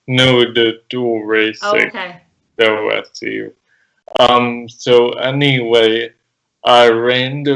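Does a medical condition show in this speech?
Yes: cerebral palsy.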